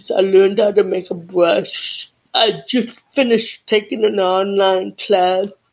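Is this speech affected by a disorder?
Yes: cerebral palsy and deafness.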